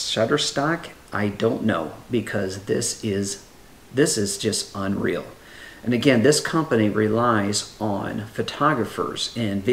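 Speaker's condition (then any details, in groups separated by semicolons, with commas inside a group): No condition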